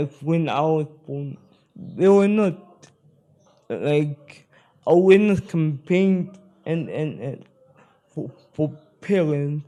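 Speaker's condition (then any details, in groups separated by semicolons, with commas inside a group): Spastic cerebral palsy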